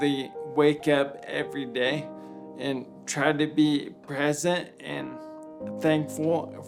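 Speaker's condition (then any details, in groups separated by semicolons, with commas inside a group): Bulbar onset ALS; recently diagnosed, age 36, symptoms about two years; speech problems first symptom, fasciculations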